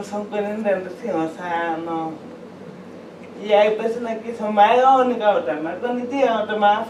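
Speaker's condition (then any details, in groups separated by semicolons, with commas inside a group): Cerebral palsy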